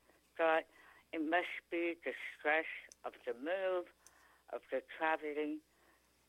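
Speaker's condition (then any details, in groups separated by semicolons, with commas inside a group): Tongue cancer; now speaks pretty clearly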